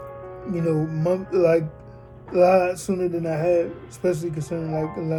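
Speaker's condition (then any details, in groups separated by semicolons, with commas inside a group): Cerebral palsy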